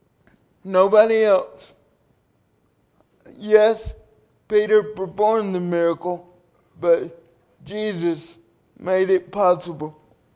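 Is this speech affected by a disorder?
Yes: cerebral palsy; from birth.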